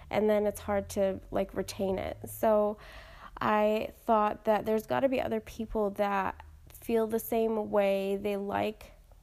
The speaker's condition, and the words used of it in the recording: No condition.